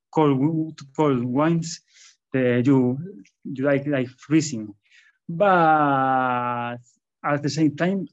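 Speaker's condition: Stuttering; stutter in public speaking, attributed to lifelong shyness and introversion; stutters a lot when talking in public; repeated sounds, repeated words, prolonged sounds, blocks

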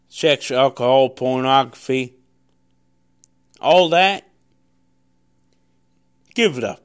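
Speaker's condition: Cerebral palsy; wears glasses

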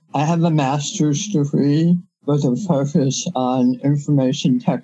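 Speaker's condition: Head and neck cancer surgery; five-time head and neck cancer, about 3 years intense treatment, radiation, years of toxic chemotherapy; no evidence of disease for years, severe dysphagia from treatment effects, no normal meal since

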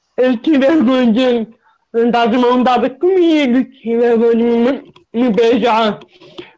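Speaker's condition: Cerebral palsy; others perceive speech as somewhat slurred, not noticed by herself

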